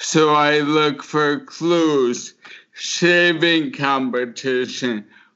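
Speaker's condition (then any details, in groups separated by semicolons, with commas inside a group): Motor neuron disease; can no longer dance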